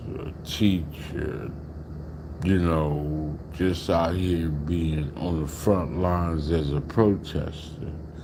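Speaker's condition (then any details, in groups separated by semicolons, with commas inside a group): Slurred speech; still slurs words occasionally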